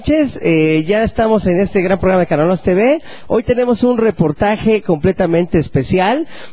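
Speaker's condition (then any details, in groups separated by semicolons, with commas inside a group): No condition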